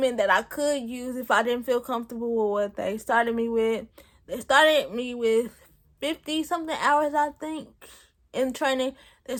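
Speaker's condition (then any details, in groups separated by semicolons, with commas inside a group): Cerebral palsy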